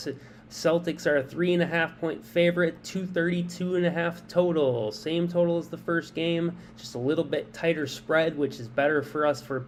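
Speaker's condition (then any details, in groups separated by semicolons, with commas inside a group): No condition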